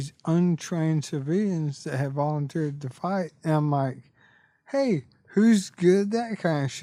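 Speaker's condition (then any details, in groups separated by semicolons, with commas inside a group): ALS; bulbar-upper onset, tongue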